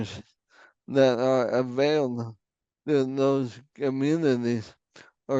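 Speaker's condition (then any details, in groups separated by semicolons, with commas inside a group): ALS; onset left hand weakness, then right hand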